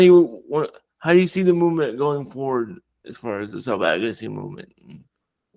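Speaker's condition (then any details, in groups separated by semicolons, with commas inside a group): Cerebral palsy, severe; wheelchair user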